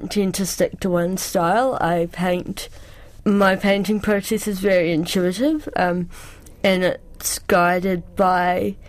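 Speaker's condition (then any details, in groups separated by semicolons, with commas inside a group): Cerebral palsy; cerebral palsy since childhood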